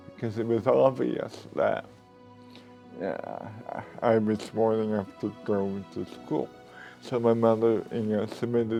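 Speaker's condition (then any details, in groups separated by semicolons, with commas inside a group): Cerebral palsy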